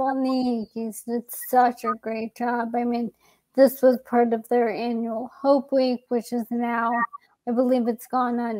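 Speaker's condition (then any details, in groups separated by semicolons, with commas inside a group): ALS; young onset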